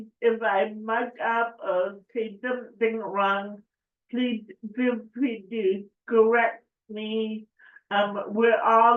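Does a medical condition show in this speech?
Yes: cerebral palsy; affects speech.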